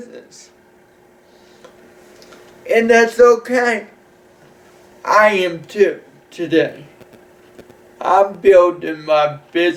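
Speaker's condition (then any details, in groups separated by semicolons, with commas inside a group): Cerebral palsy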